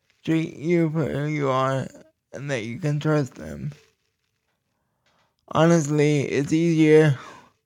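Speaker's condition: Cerebral palsy; low voice

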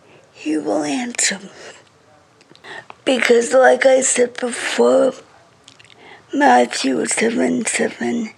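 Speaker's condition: Cerebral palsy; speech affected, reading very slow

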